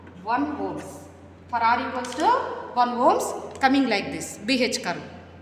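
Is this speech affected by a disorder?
No.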